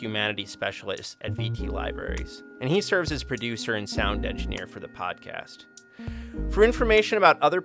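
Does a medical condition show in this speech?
No.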